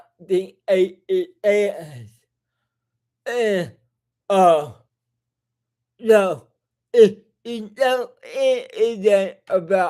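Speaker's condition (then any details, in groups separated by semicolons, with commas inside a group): Cerebral palsy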